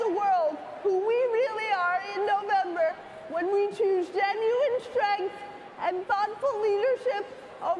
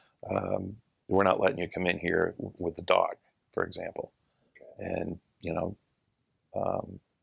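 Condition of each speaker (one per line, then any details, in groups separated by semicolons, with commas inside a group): Cerebral palsy, spastic quadriplegia; spastic quadriplegia, premature birth
No condition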